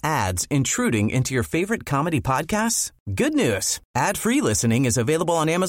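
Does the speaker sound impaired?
No.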